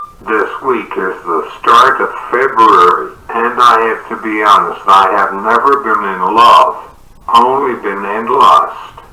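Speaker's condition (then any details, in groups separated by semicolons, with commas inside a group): Cerebral palsy; uses wheelchair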